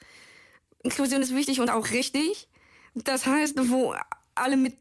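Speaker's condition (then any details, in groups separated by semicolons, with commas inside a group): Down syndrome; from birth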